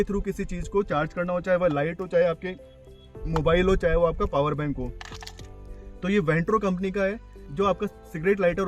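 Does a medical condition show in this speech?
No.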